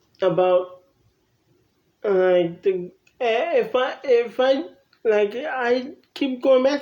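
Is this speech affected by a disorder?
Yes: cerebral palsy; from birth.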